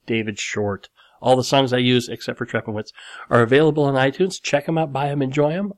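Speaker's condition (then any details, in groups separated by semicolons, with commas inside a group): Cleft lip and palate; nose still slightly crooked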